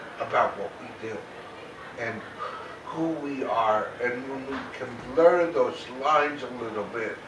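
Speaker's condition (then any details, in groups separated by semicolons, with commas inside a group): Cerebral palsy; very mild form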